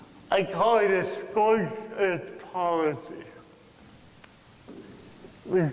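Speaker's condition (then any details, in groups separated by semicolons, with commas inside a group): Cerebral palsy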